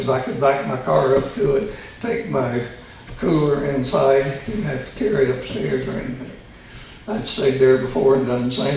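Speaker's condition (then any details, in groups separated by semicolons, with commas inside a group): Tongue cancer surgery; three malignant tongue tumors removed, both sides of tongue; third tumor removed about a year ago; trouble saying many words, low volume, creaky voice, worse after each surgery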